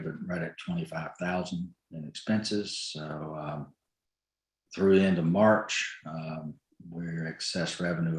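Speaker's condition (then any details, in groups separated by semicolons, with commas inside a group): No condition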